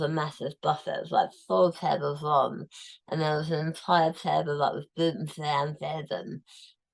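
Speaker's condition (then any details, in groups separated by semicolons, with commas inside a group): Tongue cancer, tongue removed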